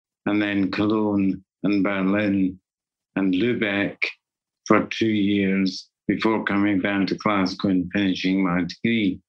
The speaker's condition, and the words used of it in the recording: Parkinson's disease. It's regulated, but my balance is iffy. My voice is going.